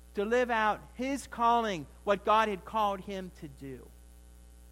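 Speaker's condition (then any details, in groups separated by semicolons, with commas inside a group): No condition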